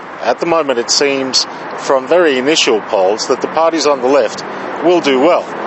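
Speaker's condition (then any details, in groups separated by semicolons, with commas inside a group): No condition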